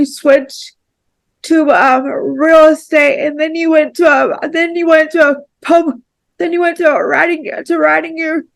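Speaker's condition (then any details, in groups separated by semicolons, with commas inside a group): Cerebral palsy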